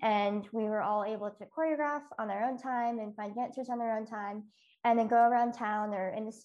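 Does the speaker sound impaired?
Yes: cleft lip and palate.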